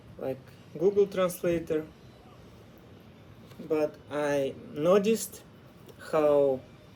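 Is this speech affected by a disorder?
No.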